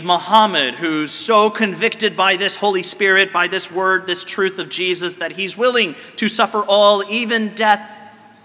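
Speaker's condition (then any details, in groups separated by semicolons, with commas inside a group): No condition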